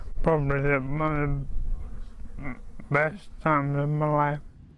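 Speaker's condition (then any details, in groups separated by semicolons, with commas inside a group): MND; synthetic voice from banked voice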